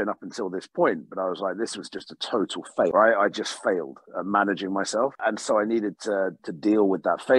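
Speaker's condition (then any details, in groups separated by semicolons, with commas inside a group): No condition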